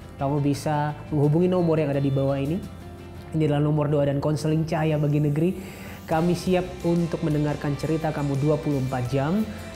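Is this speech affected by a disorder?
No.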